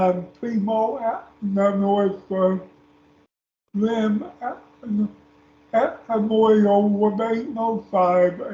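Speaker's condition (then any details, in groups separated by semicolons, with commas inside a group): Speech impairment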